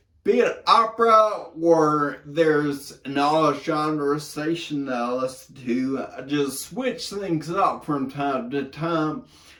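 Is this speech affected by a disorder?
Yes: brain injury.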